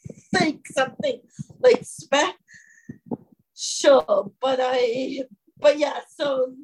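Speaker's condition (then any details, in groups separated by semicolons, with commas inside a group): Stuttering; attended a speech course; blocks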